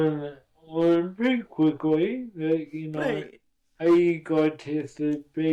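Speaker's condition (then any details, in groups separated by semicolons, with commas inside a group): Cerebral palsy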